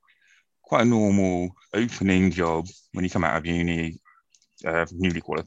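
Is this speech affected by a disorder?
Yes: profound deafness, acquired from meningitis.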